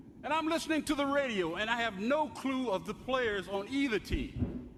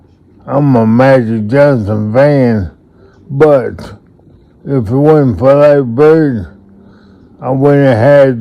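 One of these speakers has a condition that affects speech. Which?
The second: multiple sclerosis.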